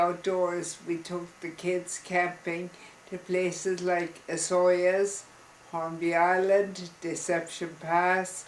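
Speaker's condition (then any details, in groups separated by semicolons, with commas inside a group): Multiple sclerosis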